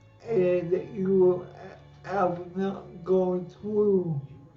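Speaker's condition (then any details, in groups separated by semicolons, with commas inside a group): Cerebral palsy; lifelong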